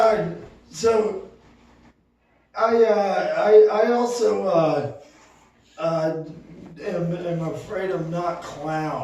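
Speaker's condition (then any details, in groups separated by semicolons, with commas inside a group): Cerebral palsy; movement disorder since childhood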